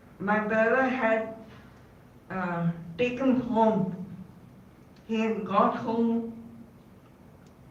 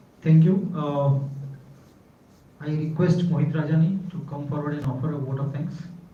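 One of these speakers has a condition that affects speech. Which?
The first: cerebral palsy; caused by encephalitis.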